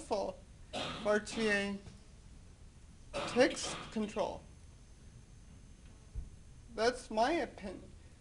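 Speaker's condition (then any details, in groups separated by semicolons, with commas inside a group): Cerebral palsy; walker, wheelchair for long distances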